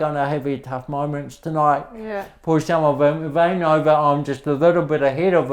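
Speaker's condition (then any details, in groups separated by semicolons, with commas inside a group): Cerebral palsy; speech noticeably affected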